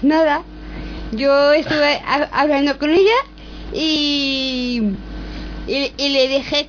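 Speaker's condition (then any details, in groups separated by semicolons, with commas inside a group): Down syndrome; reads news item aloud on live radio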